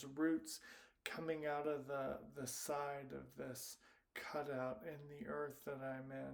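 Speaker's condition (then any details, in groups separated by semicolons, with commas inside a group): Primary lateral sclerosis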